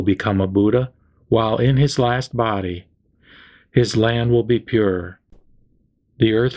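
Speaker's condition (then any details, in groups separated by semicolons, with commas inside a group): No condition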